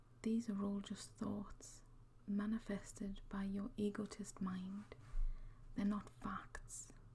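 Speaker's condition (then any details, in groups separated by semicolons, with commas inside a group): No condition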